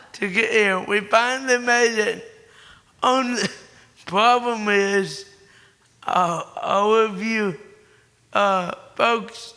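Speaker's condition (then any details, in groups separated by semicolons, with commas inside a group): Cerebral palsy; born premature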